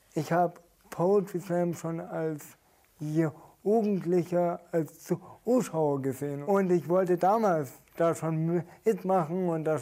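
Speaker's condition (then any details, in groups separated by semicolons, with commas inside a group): Stuttering; stuttering symptoms, also present during stage performances; repeated sounds, prolonged sounds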